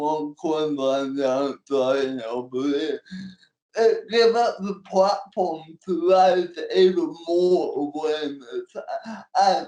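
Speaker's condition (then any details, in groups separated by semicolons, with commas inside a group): Cerebral palsy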